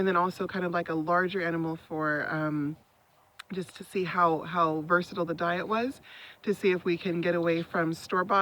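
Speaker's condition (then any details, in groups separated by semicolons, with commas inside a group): No condition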